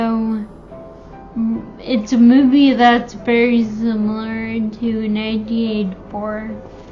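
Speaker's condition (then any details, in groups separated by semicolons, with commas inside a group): Friedreich's ataxia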